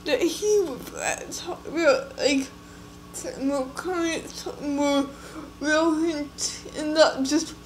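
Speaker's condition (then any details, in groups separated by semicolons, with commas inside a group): Cerebral palsy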